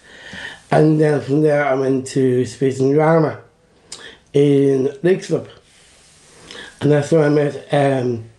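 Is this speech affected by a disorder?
Yes: Down syndrome; acting from age eight at Rayfields.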